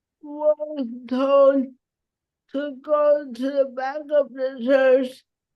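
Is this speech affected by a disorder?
Yes: cerebral palsy.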